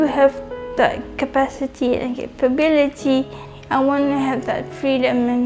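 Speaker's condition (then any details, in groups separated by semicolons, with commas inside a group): Cerebral palsy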